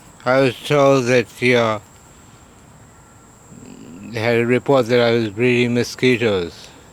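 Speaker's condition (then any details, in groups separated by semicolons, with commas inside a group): Slurred speech from poisoning; hypersalivation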